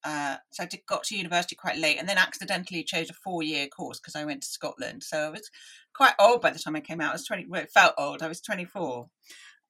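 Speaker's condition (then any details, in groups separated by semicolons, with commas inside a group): Deafness; listening took effort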